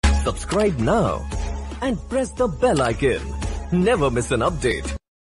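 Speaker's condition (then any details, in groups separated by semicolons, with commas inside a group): No condition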